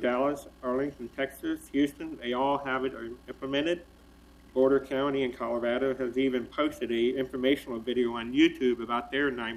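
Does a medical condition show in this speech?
Yes: deafblind; legally blind and legally deaf.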